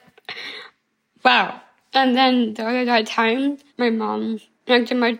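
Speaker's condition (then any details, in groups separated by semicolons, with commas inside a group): Down syndrome; genetic, third copy of chromosome 21, told of diagnosis by mother at age 7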